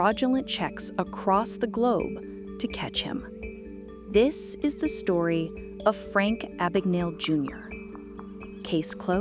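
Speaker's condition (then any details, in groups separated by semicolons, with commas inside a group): No condition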